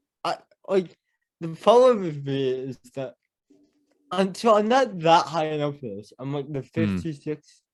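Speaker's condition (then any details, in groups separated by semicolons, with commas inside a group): Cerebral palsy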